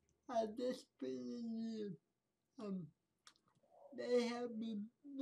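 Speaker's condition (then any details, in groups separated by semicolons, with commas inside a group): Cerebral palsy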